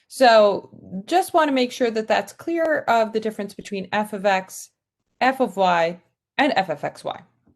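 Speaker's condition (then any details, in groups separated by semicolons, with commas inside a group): No condition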